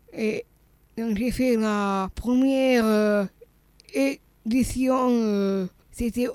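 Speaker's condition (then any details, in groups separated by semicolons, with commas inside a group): Down syndrome; congenital, heart malformation, heart surgery at age one after staphylococcus aureus, later reoperated; swallowing problems, slowness, childhood speech therapy to tone tongue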